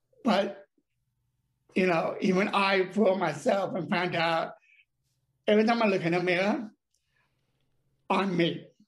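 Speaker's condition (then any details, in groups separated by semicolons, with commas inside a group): Deafness; paralysis on one side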